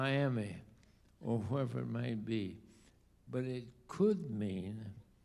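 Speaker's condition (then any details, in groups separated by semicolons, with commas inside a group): ALS; diagnosed about two years ago, late onset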